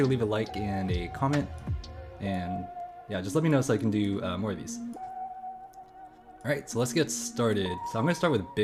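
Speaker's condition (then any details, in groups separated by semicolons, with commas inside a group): No condition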